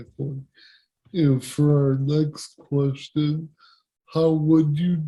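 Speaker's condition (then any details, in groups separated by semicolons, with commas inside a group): Cerebral palsy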